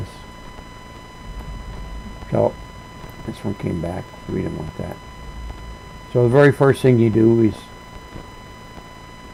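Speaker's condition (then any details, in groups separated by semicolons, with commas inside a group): No condition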